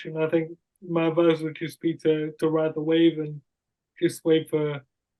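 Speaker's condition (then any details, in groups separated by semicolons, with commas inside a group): Cerebral palsy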